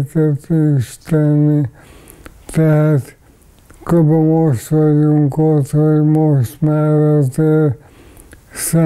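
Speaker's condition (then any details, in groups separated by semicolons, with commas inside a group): ALS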